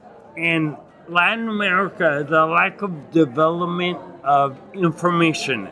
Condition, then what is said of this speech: Ataxia. My balance, my coordination of hands, obviously my dysarthria.